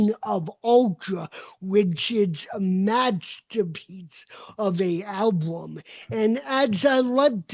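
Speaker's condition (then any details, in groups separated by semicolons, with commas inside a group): Cerebral palsy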